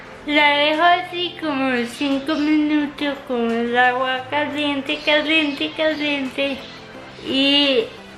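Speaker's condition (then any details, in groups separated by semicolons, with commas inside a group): Cerebral palsy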